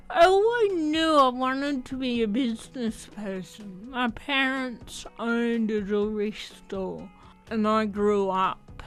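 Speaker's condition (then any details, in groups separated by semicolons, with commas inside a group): Athetoid cerebral palsy; voice slightly affected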